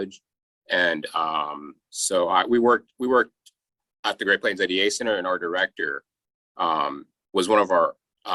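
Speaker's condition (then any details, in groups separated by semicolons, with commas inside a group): No condition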